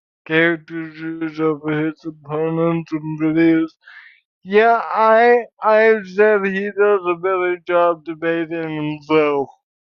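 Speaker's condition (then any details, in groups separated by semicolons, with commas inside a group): Cerebral palsy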